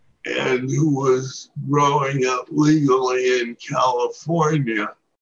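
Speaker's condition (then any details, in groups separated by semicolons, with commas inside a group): Parkinson's disease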